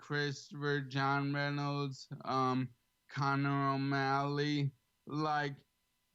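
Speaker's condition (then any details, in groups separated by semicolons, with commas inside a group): ALS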